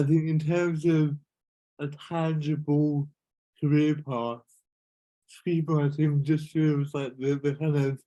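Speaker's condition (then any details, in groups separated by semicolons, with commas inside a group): Cerebral palsy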